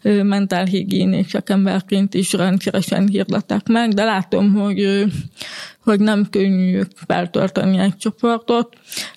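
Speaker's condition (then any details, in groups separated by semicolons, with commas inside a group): Hearing loss; communicates in spoken language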